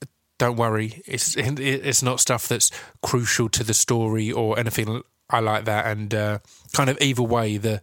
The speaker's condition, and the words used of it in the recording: Stuttering. It also meant I stuttered more than I think on any episode because of that slight nerves over such a serious subject.